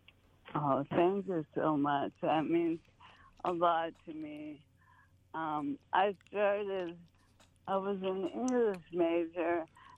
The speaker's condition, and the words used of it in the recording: ALS (motor neuron disease). She has a lot of difficulty speaking, and this is the reason.